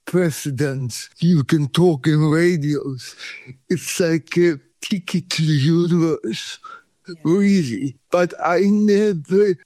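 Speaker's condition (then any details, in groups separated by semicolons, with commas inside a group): Cerebral palsy; feet opposite of Charlie Chaplin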